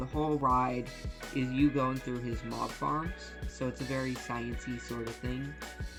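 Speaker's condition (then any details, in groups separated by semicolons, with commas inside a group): No condition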